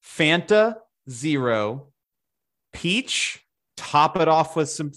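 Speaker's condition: No condition

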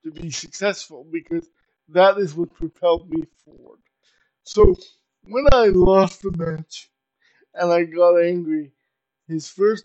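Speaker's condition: Cerebral palsy; uses power wheelchair

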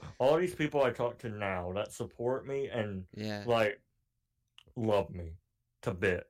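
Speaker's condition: Cleft palate; surgical repair in childhood

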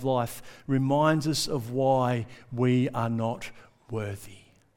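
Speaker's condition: No condition

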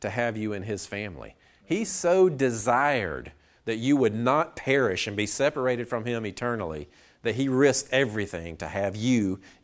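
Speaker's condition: No condition

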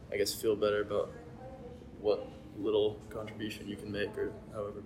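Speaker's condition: No condition

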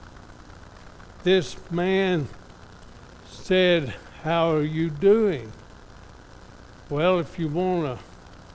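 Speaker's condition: ALS; somewhat affected, evident today

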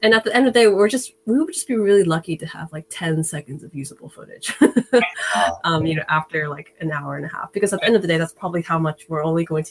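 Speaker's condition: No condition

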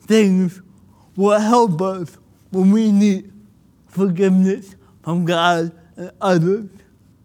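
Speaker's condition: Cerebral palsy; listeners may need to rewind

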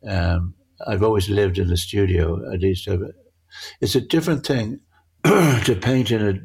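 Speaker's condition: Parkinson's; grouped objects merge together

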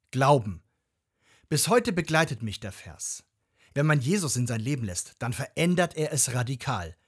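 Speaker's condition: No condition

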